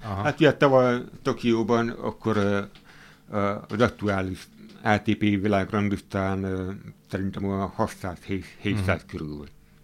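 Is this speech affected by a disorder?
Yes: hearing impairment, hard of hearing.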